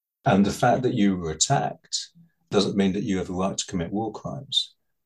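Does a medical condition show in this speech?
No.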